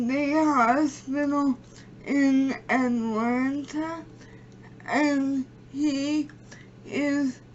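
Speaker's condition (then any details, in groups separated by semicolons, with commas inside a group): Cerebral palsy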